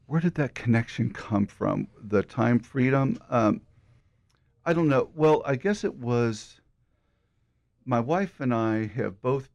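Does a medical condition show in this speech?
No.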